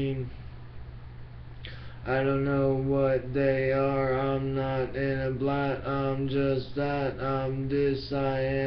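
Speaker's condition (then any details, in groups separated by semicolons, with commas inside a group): Brain injury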